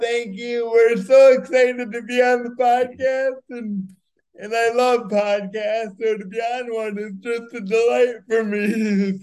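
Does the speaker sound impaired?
Yes: cerebral palsy; wheelchair user.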